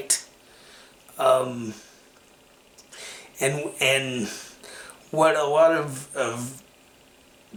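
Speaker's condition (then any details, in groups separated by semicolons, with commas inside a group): Cerebral palsy; takes medication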